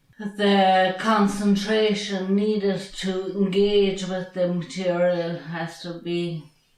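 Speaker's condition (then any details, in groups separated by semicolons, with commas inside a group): Traumatic brain injury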